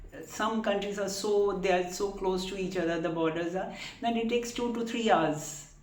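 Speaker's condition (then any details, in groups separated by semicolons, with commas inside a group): No condition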